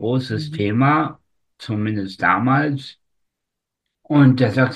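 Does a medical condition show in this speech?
Yes: spastic tetraparesis; largely resolved by own account.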